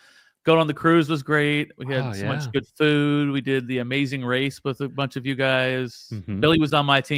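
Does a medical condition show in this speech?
No.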